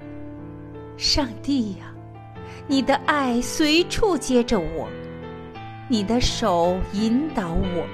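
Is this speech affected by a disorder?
No.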